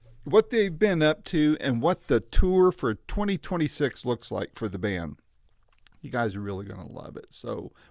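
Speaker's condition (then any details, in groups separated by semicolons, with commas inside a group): No condition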